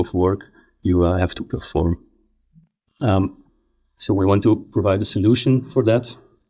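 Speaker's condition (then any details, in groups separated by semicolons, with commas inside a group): No condition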